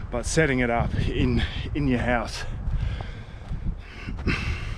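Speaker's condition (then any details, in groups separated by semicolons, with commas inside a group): No condition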